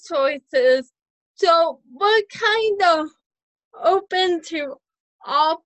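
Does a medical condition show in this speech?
Yes: cerebral palsy, spastic quadriplegic, mild.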